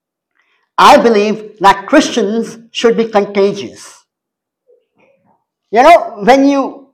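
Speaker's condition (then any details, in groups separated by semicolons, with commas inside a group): Cleft palate; survival uncertain at birth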